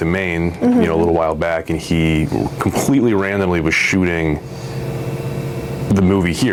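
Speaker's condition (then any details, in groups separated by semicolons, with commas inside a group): No condition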